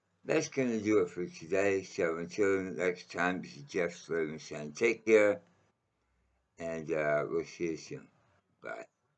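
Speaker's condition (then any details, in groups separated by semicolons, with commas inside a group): Mouth cancer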